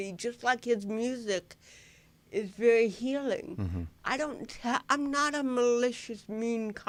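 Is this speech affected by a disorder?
Yes: cerebral palsy; lifelong.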